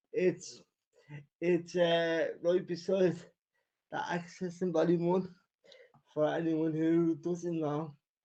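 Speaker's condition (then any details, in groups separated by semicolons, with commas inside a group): Cerebral palsy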